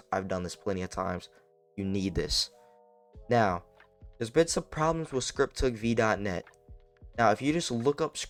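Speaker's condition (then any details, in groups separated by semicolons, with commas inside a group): No condition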